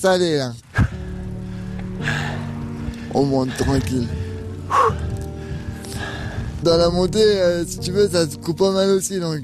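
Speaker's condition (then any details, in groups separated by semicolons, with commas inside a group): Cerebral palsy; born at six months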